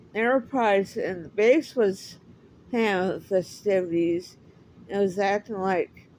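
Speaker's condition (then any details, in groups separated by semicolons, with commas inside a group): Cerebral palsy; speaks differently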